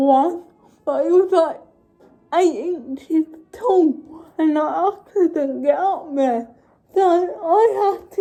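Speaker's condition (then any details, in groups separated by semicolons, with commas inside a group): Cerebral palsy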